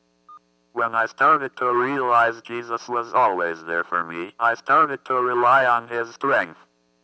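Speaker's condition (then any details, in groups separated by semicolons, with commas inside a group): Athetoid cerebral palsy; communication box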